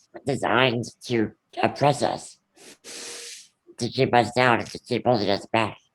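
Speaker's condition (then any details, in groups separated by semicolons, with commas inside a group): Ullrich congenital muscular dystrophy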